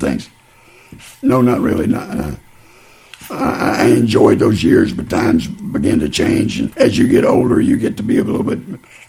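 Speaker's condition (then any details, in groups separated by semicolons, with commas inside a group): Laryngeal cancer; about 12 years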